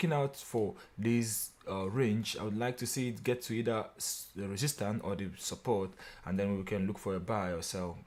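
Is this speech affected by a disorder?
No.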